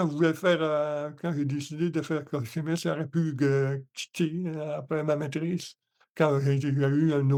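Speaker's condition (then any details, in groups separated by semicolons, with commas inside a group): Hemiparalysis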